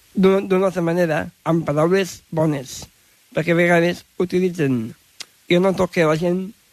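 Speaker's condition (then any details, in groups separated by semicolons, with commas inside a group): Down syndrome; expresses himself in own way and own words, dislikes being corrected, very talkative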